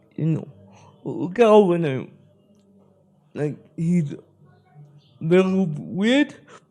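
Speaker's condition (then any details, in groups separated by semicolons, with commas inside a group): Spastic cerebral palsy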